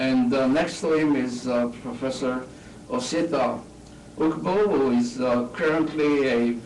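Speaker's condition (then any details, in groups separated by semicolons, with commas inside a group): No condition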